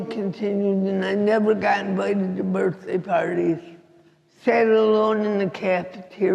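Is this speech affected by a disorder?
Yes: cerebral palsy; affects walking and speech.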